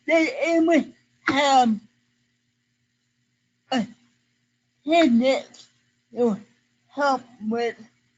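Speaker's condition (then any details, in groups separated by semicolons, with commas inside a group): Cerebral palsy; present from birth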